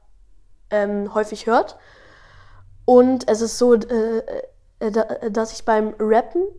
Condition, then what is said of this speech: Stuttering. Weil ich stottere ja, wie man das vielleicht schon sehr ähm, häufig hört.